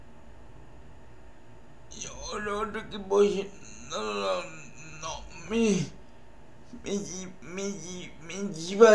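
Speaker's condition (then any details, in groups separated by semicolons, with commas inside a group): Cerebral palsy; uses wheelchair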